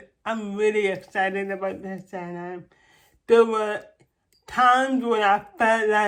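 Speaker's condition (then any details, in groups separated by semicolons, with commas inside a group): Cerebral palsy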